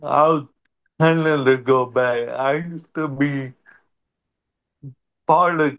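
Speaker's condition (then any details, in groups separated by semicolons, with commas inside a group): Cerebral palsy; uses wheelchair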